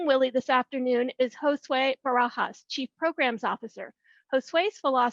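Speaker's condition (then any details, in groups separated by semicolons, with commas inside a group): No condition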